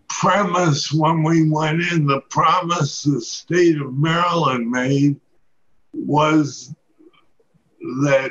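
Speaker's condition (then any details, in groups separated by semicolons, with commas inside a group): Parkinson's disease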